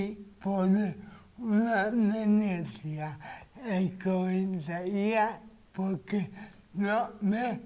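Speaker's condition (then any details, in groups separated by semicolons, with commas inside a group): Cerebral palsy; relies on personal assistant; difficulty pronouncing, uses communication device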